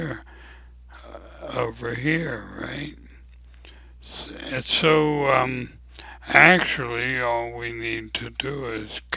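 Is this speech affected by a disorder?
Yes: ALS; abnormally slow voice.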